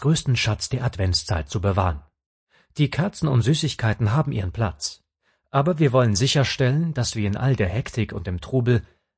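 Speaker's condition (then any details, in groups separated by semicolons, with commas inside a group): No condition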